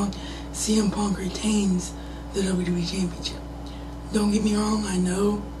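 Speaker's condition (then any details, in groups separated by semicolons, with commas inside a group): Cerebral palsy; wheelchair bound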